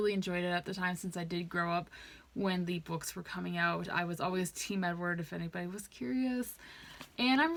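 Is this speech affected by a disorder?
No.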